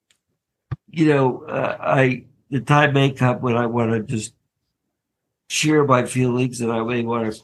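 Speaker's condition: ALS; fifth year since diagnosis

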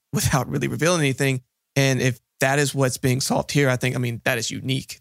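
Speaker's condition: No condition

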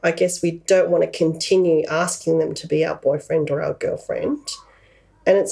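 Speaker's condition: No condition

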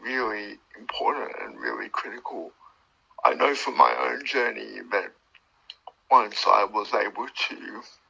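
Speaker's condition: Cerebral palsy; uses wheelchair

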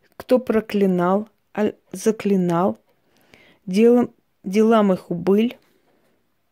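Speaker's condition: No condition

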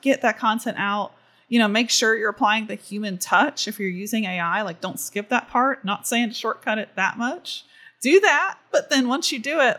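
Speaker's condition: No condition

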